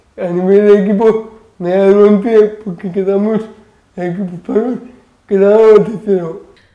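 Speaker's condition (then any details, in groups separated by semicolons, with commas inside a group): Cerebral palsy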